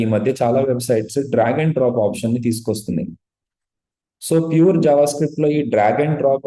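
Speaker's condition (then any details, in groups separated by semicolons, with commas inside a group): No condition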